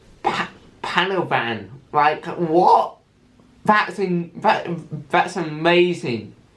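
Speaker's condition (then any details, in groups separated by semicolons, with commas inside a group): Cerebral palsy with stammer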